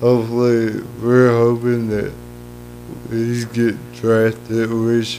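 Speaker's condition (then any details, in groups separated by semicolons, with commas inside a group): Cerebral palsy; lifelong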